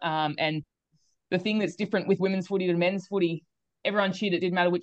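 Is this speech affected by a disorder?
No.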